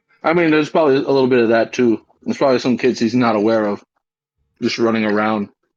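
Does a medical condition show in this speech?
No.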